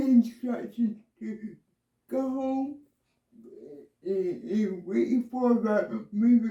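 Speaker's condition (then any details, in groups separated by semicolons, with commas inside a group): Cerebral palsy, myasthenia gravis; no hand function; myasthenia gravis also diagnosed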